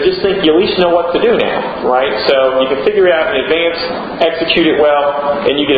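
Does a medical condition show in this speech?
No.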